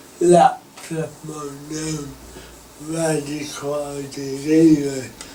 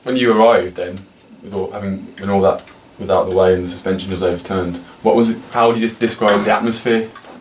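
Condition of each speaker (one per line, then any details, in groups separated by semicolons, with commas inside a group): Cerebral palsy
No condition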